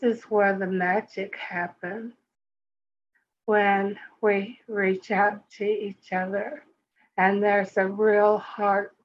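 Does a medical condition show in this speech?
Yes: speech impediment; possibly a bit slower than before.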